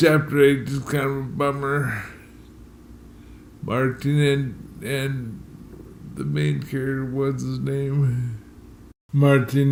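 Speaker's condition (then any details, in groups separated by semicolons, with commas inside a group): Multiple sclerosis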